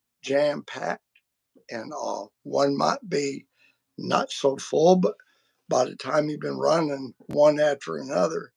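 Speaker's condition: Vocal cord surgery; multiple vocal cord surgeries

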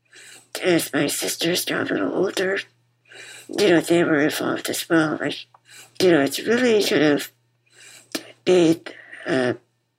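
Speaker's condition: Muscular dystrophy; uses wheelchair

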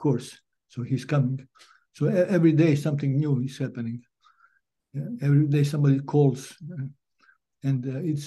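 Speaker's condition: Parkinson's disease; ping pong therapy two to three times weekly, began five to six years post-diagnosis, some symptoms reversed

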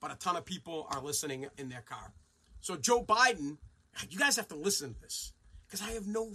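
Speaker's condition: No condition

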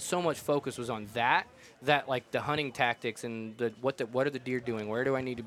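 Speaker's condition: No condition

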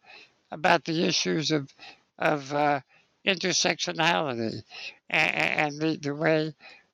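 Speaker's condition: Spinal muscular atrophy; lifelong wheelchair use

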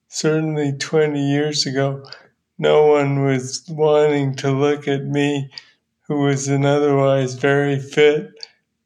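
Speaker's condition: Parkinson's; voice audibly affected now, earlier slowed speech, trouble speaking English some days, voice problems limit storytelling

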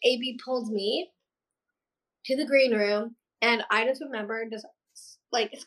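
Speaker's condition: Down syndrome; past speech therapy

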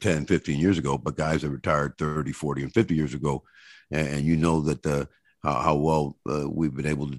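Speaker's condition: No condition

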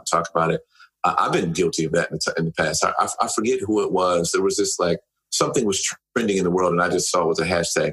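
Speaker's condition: No condition

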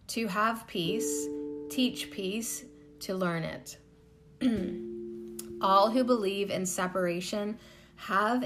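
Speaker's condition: No condition

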